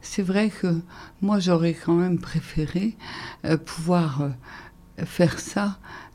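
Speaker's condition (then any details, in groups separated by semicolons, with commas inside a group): ALS (Charcot's disease); breathing difficulties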